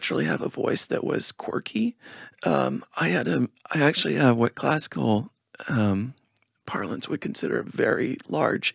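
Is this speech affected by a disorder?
Yes: spasmodic dysphonia; speaks in higher pinched tone to reliably get words out, lower voice inconsistent.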